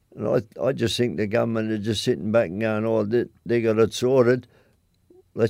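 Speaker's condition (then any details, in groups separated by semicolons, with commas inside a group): Motor neurone disease; diagnosed about a year ago, began with arm cramps then tingling up arm, progressive decline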